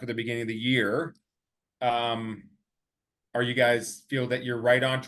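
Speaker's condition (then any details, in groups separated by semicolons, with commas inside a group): No condition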